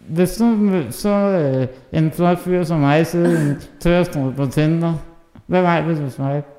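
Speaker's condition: Muscular dystrophy (muskelsvind); has helper

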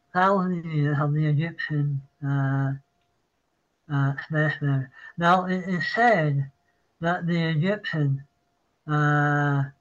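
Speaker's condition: Parkinson's; apologizes mid-sentence

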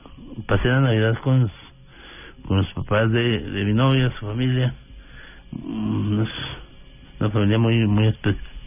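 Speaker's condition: Parkinson's disease; voice sometimes trembles

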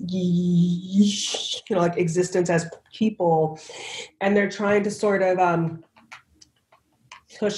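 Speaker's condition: Stuttering; described as a speech impediment; has a slight cold during the recording; stutters on stage and on camera; repeated sounds, prolonged sounds, blocks

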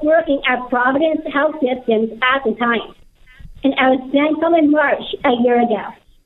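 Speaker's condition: Down syndrome; described as extraordinary public speaker, speaks across country, testified in Pennsylvania, speaking engagements now via Zoom

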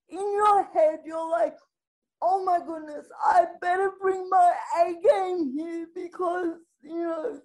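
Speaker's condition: Spastic quadriplegic cerebral palsy

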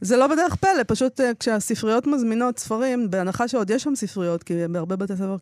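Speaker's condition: No condition

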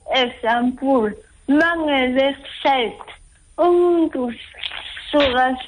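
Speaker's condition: Cerebral palsy, ataxic; from birth, does things more slowly than others; able to speak

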